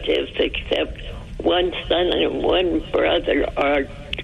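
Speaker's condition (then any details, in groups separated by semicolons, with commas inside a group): Throat cancer; age nearly 95, no radiation therapy, no esophageal surgery, long-standing GERD; GERD on second bottle of medication, acid in mouth wakes from sleep; voice loss around sleep, attributed to reflux acid irritating larynx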